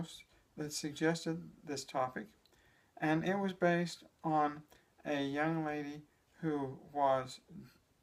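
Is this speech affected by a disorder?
No.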